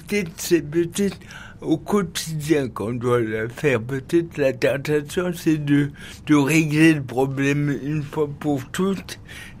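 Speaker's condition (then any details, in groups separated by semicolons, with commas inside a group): Cerebral palsy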